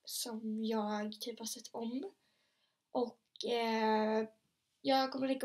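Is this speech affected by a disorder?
No.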